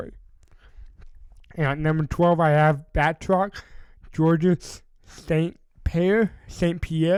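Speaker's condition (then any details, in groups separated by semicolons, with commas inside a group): Cerebral palsy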